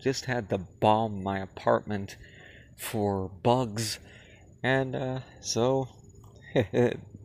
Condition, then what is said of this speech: None; typical speech.